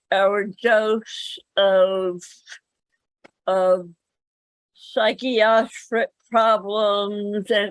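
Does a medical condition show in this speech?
Yes: cerebral palsy; speaks better than types.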